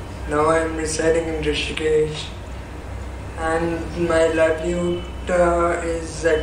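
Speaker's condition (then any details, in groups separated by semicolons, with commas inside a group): ALS/MND; after stem cell therapy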